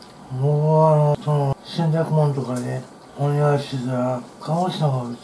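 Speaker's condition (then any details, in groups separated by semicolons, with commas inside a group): Tongue cancer, partial glossectomy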